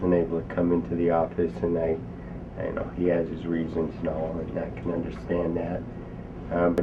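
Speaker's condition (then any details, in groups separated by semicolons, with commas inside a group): ALS; onset in arms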